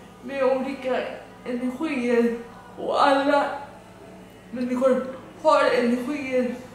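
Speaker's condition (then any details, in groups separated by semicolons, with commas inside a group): Dyskinetic cerebral palsy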